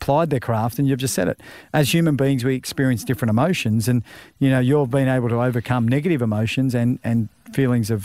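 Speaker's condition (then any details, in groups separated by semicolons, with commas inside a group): No condition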